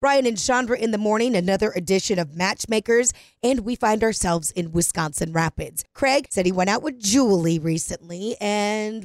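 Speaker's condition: No condition

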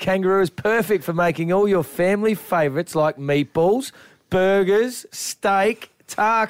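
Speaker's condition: No condition

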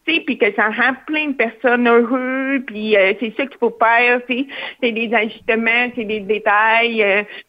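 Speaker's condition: Hearing loss, cochlear implant; lip-reads

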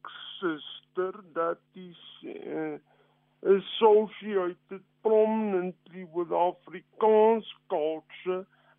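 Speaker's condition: Cerebral palsy; affects speed of communication

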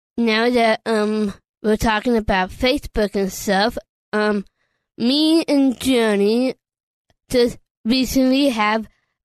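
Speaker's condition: Down syndrome; age 24

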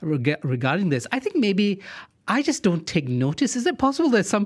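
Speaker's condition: No condition

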